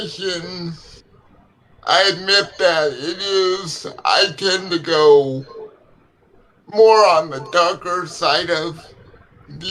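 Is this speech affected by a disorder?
Yes: cerebral palsy; legs affected.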